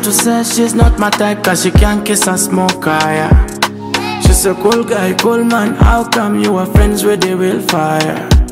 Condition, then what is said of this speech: None; typical speech.